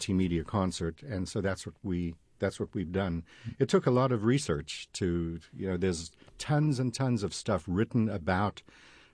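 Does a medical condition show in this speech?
No.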